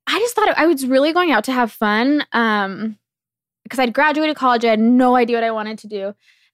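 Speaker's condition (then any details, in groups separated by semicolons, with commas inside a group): No condition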